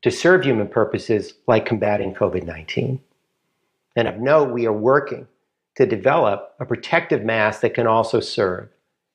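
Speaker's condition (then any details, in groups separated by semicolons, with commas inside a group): No condition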